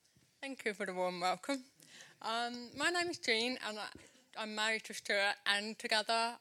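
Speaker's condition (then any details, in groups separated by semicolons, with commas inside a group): Deafness since birth, congenital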